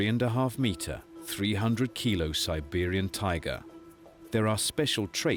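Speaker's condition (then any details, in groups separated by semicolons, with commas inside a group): No condition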